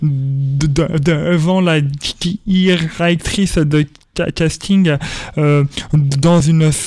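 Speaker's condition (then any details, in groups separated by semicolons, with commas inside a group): Stuttering; stuttering since early childhood at school, speech therapy helped, told elimination almost impossible; age 28, lives with stuttering and accepts it; stuttering persists, described by him as an accent; prolonged sounds, blocks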